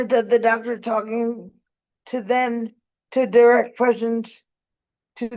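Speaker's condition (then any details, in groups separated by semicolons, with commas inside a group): Cerebral palsy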